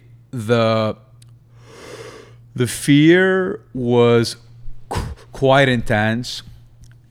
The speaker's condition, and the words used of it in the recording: Stuttering. So I get stuck on that word and they laugh.